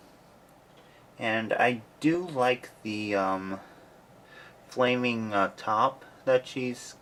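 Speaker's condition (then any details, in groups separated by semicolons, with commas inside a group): No condition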